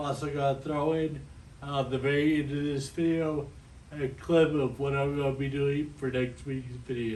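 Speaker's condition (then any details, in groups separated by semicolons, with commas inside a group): Friedreich's ataxia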